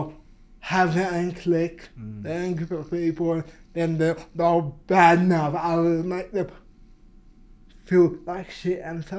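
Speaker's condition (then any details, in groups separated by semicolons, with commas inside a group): Cerebral palsy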